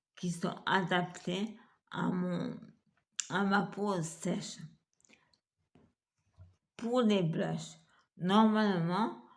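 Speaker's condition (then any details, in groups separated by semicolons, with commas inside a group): Multiple sclerosis; wheelchair, hand difficulties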